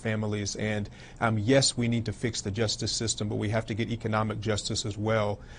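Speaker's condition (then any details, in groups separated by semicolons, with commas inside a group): No condition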